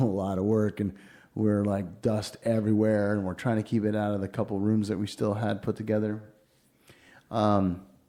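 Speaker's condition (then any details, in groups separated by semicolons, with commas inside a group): No condition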